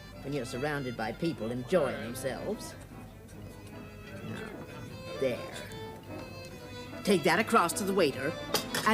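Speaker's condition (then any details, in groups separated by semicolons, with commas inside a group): No condition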